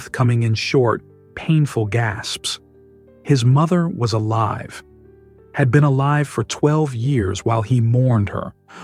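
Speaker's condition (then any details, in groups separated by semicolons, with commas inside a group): No condition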